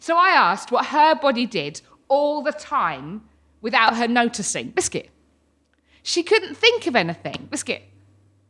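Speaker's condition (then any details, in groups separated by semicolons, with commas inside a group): Tourette syndrome; tics since childhood, diagnosed in 20s, wheelchair user, seizure-like ticking fits several daily, support worker; involuntary vocal tics, hedgehog, cats, random phrases, obscene tics, speech control lost during fits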